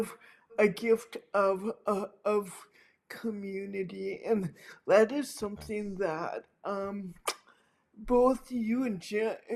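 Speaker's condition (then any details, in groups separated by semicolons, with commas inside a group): Cerebral palsy; affects hands and speech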